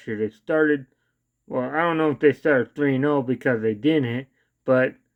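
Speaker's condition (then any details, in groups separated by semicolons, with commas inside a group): Cerebral palsy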